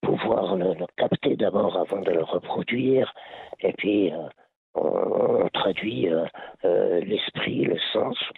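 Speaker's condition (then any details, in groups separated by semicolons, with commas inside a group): Laryngeal cancer; laryngeal cancer linked to heavy smoking, quit over 20 years ago, later lung cancer, part of lung removed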